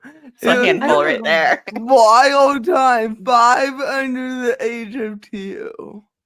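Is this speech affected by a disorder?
Yes: cerebral palsy.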